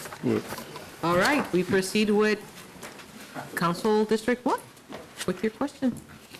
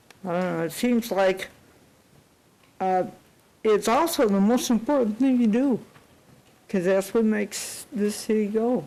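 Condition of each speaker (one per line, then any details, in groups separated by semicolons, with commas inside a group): No condition
Cerebral palsy; unable to type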